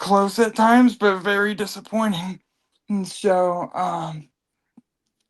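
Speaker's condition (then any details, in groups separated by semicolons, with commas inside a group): Cerebral palsy; from birth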